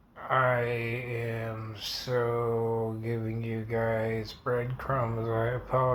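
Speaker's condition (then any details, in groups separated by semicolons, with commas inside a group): Multiple sclerosis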